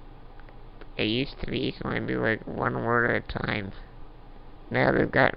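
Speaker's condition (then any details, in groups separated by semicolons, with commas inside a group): Duchenne muscular dystrophy; progressive muscle wasting, diminished lung function, sleep apnea, emergency tracheotomy after mucus plug, little arm use; age 30, trach and ventilator mainly for sleep, breathing effortful, home pulse oximeter; voice audibly worsening late in recording, uses Dragon naturally speaking voice recognition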